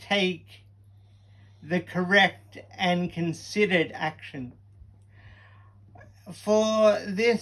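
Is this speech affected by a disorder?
Yes: cerebral palsy.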